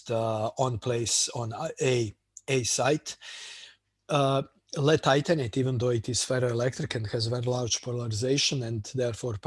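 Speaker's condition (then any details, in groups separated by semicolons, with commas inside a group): No condition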